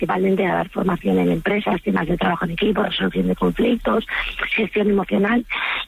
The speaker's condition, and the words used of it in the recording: Vocal nodules. La gente decía que viendo colocación, no, es que tengo la voz rota de verdad.